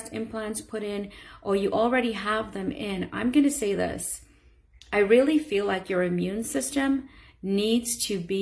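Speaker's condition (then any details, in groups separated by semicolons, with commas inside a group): No condition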